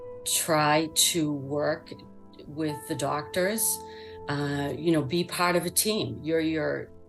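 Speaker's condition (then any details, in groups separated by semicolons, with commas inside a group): No condition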